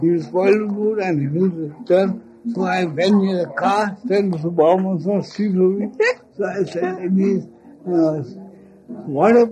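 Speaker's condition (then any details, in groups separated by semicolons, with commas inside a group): Speech loss after head injury; speech lost after head injury, very difficult to utter words, heavy speech, listeners say understandable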